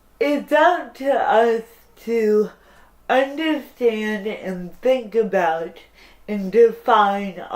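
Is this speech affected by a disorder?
Yes: cerebral palsy.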